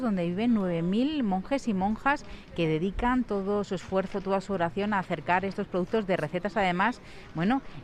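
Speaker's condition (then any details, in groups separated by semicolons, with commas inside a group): No condition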